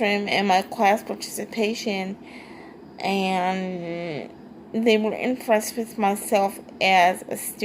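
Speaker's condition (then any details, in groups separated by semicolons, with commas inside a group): Cerebral palsy, triplegia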